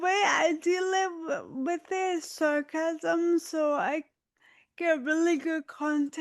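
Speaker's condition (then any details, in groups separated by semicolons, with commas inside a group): Autoimmune disease, spinal cord injury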